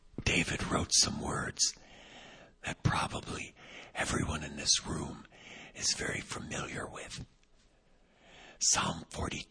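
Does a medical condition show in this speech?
Yes: vocal cord paralysis, unilateral; voice not yet back, audibly affected.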